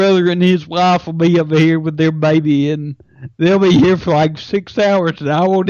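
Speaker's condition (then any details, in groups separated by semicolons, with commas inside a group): Friedreich's ataxia; form of muscular dystrophy; progressing quickly; uses speech recognition software for writing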